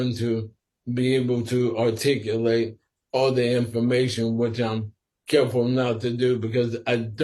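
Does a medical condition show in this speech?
Yes: sporadic ALS.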